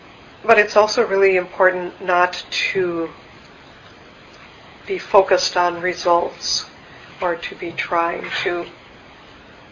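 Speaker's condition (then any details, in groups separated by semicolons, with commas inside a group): No condition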